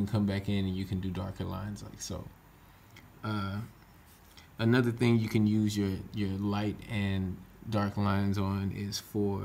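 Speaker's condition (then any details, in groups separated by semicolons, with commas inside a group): No condition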